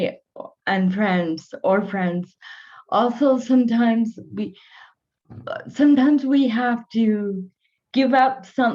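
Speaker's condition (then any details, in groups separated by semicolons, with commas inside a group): Cerebral palsy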